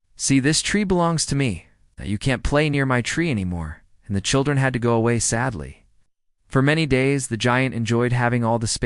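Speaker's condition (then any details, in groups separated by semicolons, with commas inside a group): No condition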